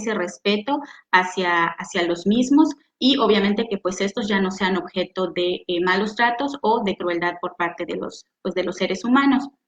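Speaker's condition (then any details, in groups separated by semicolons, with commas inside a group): No condition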